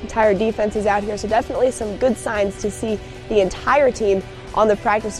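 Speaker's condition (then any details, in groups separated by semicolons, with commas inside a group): No condition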